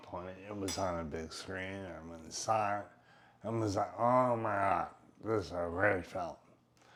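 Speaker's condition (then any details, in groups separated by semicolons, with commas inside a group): Brain injury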